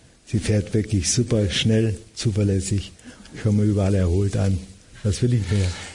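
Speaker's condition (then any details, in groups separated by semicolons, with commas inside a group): Parkinson's disease; diagnosed at age 57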